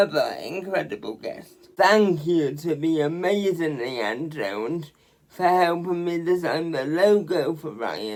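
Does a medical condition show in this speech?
Yes: quadriplegic cerebral palsy.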